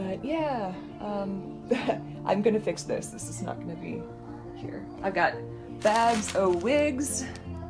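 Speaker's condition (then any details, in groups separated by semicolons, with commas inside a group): No condition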